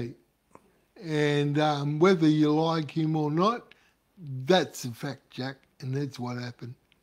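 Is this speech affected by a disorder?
Yes: cerebral palsy.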